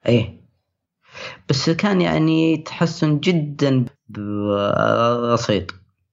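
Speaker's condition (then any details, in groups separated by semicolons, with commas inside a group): Stuttering; stutter from about age 10, mild then worsening, obstacle by 15, later stuttering control program; worst period of stutter currently, stutter increased, anxiety disorder treated at psychiatric clinic; stutter greatly controlled after program, now increased again, hardest in meetings and work communication; repeated sounds, prolonged sounds, blocks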